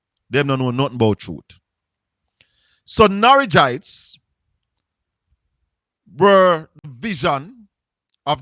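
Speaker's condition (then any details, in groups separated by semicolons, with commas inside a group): No condition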